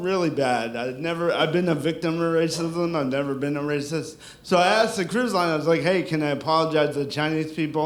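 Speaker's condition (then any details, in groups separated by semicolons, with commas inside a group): Cerebral palsy; from birth; sounds drunk, constant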